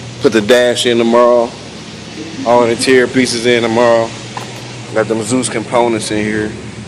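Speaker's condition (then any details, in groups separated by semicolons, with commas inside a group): No condition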